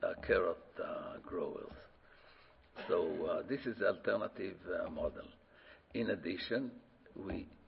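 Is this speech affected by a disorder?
No.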